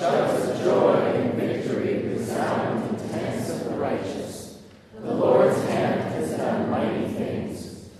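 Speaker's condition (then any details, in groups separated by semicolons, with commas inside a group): No condition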